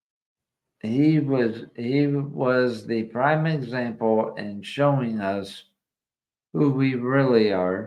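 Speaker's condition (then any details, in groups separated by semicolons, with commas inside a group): ALS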